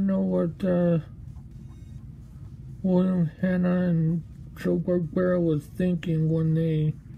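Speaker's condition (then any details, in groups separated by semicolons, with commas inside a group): Mobius syndrome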